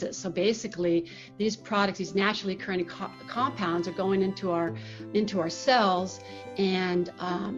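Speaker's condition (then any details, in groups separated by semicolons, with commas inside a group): No condition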